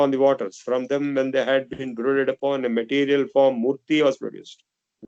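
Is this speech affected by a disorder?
No.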